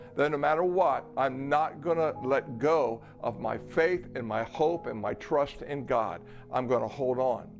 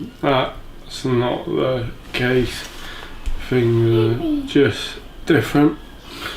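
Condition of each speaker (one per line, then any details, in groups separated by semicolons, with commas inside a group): No condition
Neuromuscular disease; motor neuron disease; worsening quickly over six months; speech and walking deteriorated since diagnosis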